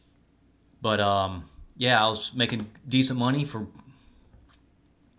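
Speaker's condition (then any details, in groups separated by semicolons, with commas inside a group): No condition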